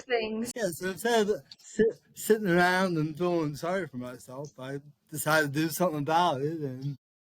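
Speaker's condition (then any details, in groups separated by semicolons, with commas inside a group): Cerebral palsy; speech affected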